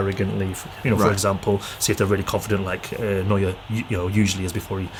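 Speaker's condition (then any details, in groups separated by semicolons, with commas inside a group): No condition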